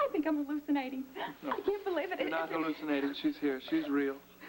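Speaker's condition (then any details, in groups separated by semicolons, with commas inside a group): No condition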